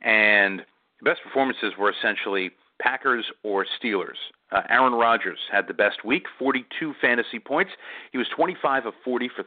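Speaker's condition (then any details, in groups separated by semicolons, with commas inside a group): No condition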